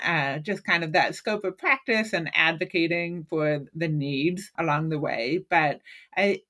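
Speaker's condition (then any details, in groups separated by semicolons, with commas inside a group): Hearing loss; lifelong hearing loss since childhood, hearing aid and cochlear implant; currently uses hearing aid and cochlear implant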